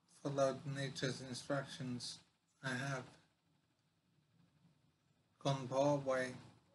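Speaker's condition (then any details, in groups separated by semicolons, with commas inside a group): Brain injury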